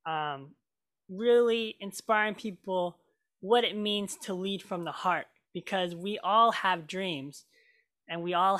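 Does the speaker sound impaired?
Yes: cleft lip and palate; made eating, talking and singing hard growing up.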